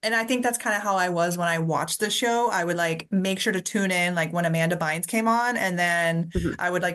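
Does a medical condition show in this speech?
No.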